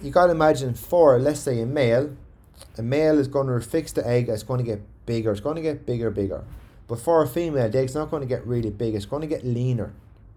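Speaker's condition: No condition

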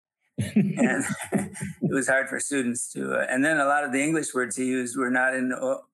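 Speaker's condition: Parkinson's; still teaching and speaking publicly

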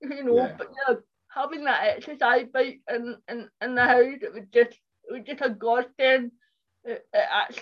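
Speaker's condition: Cerebral palsy; speech impairment

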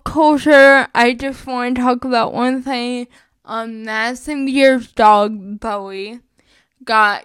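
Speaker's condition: Spastic cerebral palsy; mixed type, mostly spastic

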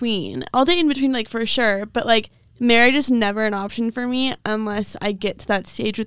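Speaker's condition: No condition

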